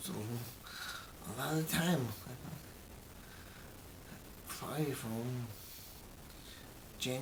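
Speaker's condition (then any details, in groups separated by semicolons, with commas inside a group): Brain injury; memory greatly affected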